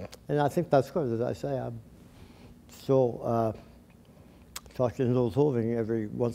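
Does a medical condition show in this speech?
Yes: tongue cancer surgery.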